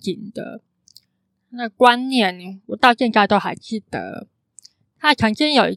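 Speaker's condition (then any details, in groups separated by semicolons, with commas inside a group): Congenital hearing impairment; cannot hear clearly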